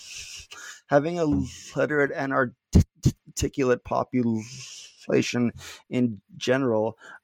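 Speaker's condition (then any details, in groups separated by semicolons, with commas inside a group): Stuttering; not stuttering much at time of recording; blocks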